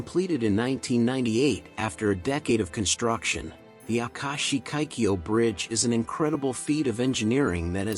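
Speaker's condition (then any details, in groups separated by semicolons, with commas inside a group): No condition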